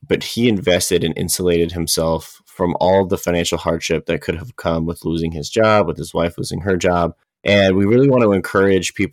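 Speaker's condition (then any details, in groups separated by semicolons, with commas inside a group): No condition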